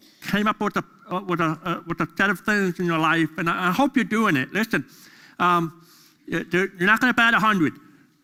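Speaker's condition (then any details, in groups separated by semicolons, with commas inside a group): Deafness; deaf during school years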